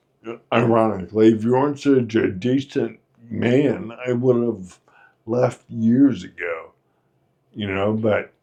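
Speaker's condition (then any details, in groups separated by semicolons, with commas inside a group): Friedreich's ataxia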